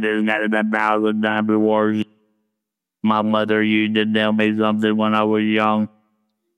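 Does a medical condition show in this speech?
Yes: laryngectomy, total laryngectomy with electrolarynx; voice box removed for laryngeal cancer from smoking cigarettes.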